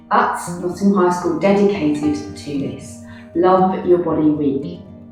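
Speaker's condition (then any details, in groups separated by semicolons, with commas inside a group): No condition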